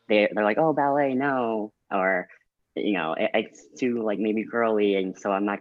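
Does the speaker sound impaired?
Yes: cleft lip and palate.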